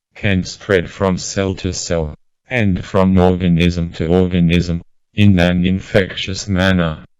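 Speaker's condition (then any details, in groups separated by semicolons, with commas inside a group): Motor neurone disease, speech-generating device; familial, breathing surgery; about three years since diagnosis; breathing surgery needed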